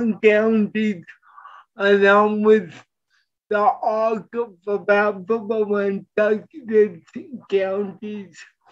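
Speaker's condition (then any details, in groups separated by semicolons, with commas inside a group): Cerebral palsy; present from birth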